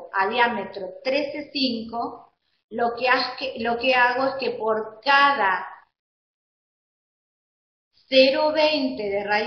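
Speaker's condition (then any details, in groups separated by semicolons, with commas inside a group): No condition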